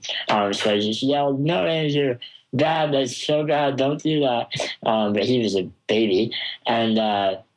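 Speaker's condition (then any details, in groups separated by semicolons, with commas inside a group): Spinal muscular atrophy; congenital progressive wasting, never walked, crawled or sat unassisted, wheelchair from age 2, little limb control; jaw and tongue weakness affects speech, sounds mumbly, sometimes difficult to understand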